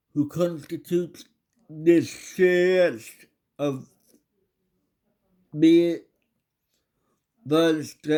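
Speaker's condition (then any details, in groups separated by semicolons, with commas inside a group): Cerebral palsy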